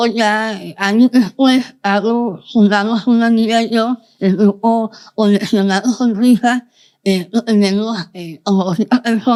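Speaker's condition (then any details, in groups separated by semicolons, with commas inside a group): Moebius syndrome, congenital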